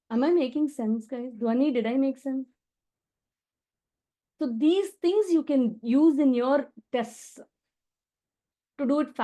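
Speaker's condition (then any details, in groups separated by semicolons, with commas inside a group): No condition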